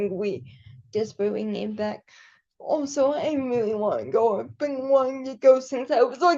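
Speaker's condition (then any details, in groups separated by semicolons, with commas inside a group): Cerebral palsy; quadriplegic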